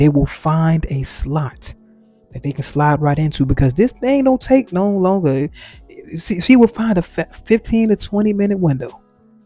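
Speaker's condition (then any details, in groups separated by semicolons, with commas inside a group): No condition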